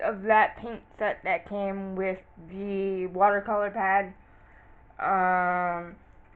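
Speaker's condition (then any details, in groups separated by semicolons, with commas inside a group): Cerebral palsy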